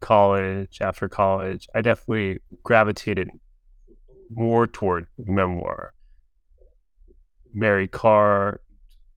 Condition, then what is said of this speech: Stuttering. Reading out loud is actively very hard for me.